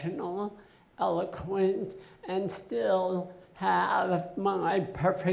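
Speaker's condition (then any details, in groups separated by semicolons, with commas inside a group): Essential tremor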